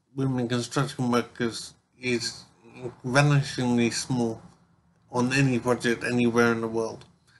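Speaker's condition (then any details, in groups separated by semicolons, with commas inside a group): Brain injury; severe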